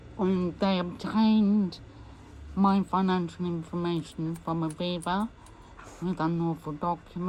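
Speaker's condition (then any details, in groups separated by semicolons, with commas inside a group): MND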